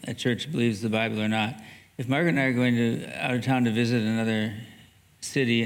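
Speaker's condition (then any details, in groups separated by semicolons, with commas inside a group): Parkinson's disease; mild left hand tremor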